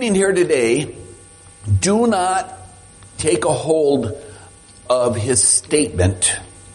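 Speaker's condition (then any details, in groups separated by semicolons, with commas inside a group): No condition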